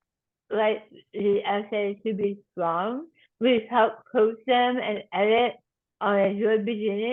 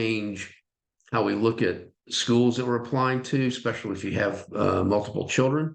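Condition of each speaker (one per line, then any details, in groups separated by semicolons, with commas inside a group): Tongue cancer surgery and reconstruction; cancer about one year ago; voice altered by surgery and reconstruction
No condition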